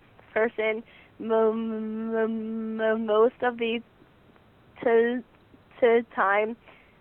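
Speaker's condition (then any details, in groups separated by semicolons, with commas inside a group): Stuttering; stuttering since beginning to talk, speech therapy with own speech therapist; needs extra time to speak, letters to teachers, friends avoid filling in words; repeated sounds, prolonged sounds, blocks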